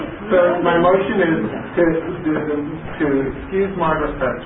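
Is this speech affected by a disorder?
No.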